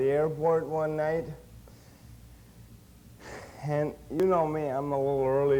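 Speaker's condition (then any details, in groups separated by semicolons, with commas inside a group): Cerebral palsy; since birth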